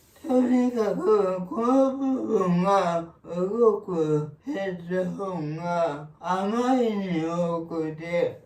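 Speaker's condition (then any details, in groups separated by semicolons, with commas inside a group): Cerebral palsy; severe, uses a wheelchair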